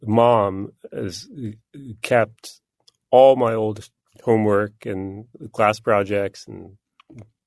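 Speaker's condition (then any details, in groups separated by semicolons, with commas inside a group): Stuttering; no stuttering when singing, singing uses a different neural pathway; prolonged sounds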